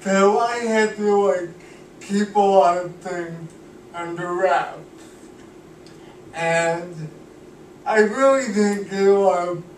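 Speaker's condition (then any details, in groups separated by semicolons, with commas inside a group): Cerebral palsy; cannot walk, uses wheelchair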